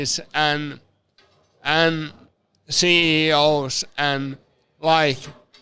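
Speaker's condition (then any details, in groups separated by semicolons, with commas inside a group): Severe traumatic brain injury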